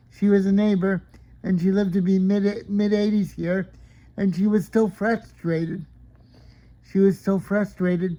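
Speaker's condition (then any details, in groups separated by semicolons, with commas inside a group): Cerebral palsy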